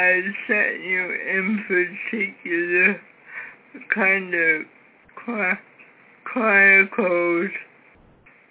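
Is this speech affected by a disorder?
Yes: cerebral palsy, severe; cannot talk well since childhood.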